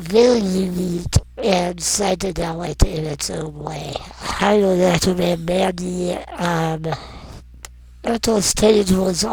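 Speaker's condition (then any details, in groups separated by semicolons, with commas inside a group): Non-progressive muscular dystrophy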